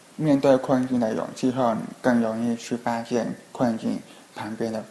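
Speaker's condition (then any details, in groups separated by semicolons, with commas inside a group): Hearing impairment; others speak too fast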